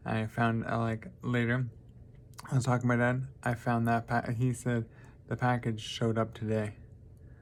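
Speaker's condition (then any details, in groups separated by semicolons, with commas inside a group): Traumatic brain injury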